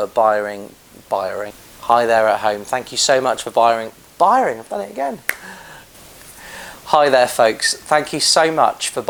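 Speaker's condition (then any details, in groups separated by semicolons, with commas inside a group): No condition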